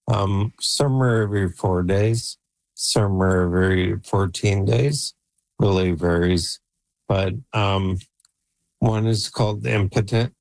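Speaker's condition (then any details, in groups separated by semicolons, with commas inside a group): ALS; Neuralink N1 brain implant, voice banked through 11 labs for AI voice; N1 implant about 3 months ago, Toronto Western Hospital clinical trial, computer control by thought; voice declining, expects to lose speech soon, computer to speak via Neuralink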